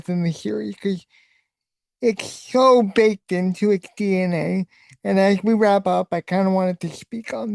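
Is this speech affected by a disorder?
Yes: cerebral palsy.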